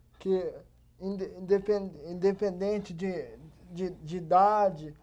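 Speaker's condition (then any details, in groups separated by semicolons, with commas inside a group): Cerebral palsy; age 27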